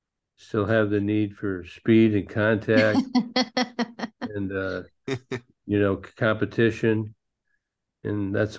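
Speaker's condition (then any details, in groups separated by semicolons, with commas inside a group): Parkinson's disease; ping pong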